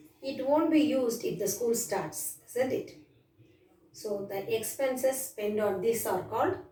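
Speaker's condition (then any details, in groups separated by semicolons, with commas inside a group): No condition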